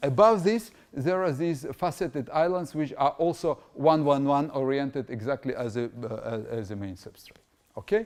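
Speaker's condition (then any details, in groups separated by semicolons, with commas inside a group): No condition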